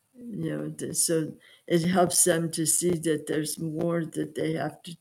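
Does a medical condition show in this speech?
Yes: aphasia; voice affected, worse when overly tired, former radio voice lost, host says sounds fine.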